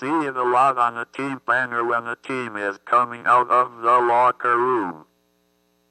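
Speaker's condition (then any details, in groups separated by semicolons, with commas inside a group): Athetoid cerebral palsy; motor brain injury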